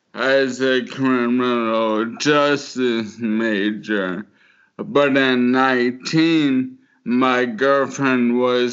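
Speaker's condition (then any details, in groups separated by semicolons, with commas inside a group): Motor neuron disease; can no longer dance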